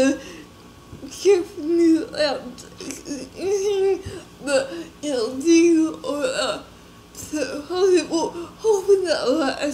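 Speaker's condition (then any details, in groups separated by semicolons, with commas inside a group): Cerebral palsy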